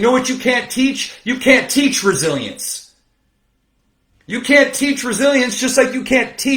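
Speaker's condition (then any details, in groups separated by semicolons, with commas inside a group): No condition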